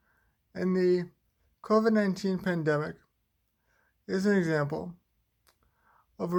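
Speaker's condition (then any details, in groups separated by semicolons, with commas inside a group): Cerebral palsy, spastic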